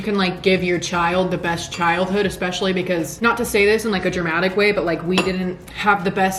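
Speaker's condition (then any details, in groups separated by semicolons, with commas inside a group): No condition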